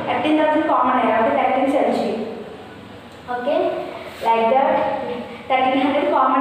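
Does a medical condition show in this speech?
No.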